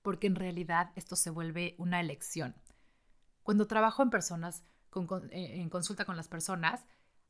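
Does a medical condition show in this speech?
No.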